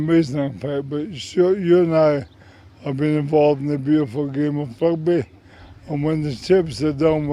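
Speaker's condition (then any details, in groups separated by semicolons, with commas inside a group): MND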